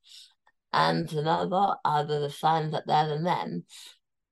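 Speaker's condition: Tongue cancer, near-total glossectomy, stage 4 tongue cancer; cancer free

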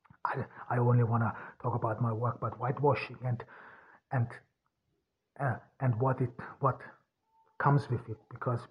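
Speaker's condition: Stuttering; voice distorted after surviving gas attacks; unscripted podcast speech in English as non-native speaker; singing voice raw, scratchy and very deep, no voice enhancers; repeated words

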